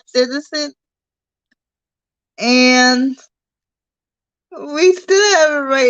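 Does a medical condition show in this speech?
Yes: cerebral palsy.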